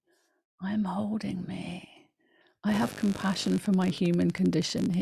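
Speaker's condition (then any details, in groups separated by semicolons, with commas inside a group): No condition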